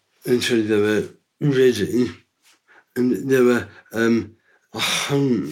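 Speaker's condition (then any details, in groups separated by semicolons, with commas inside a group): Down syndrome; three copies of chromosome 21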